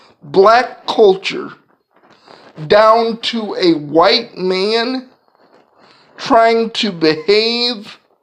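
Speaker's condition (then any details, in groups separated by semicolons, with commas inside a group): Cerebral palsy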